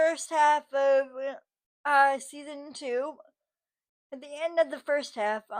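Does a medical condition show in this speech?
Yes: cerebral palsy, spastic.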